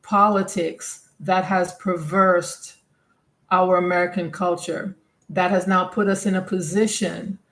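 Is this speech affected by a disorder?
No.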